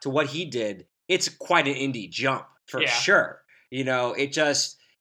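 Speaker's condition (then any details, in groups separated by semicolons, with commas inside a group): No condition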